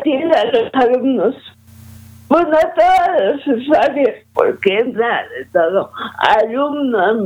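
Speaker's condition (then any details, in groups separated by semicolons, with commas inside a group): Cerebral palsy; some difficulty speaking, still able to speak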